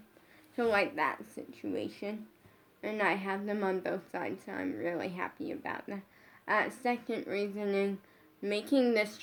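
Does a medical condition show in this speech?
Yes: brain injury.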